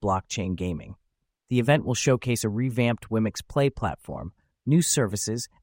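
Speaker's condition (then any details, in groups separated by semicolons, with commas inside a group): No condition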